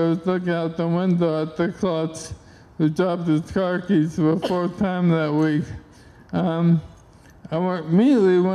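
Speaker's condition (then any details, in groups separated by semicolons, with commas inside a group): ALS; onset left hand and arm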